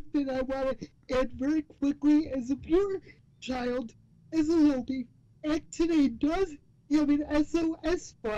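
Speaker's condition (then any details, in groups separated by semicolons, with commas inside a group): Cerebral palsy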